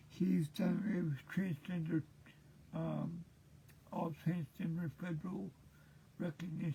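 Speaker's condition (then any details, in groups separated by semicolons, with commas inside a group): Cerebral palsy; present since birth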